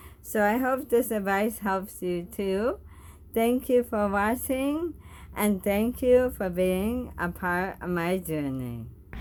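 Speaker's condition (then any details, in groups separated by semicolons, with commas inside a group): Bulbar ALS; bulbar onset in lip and tongue, tongue atrophy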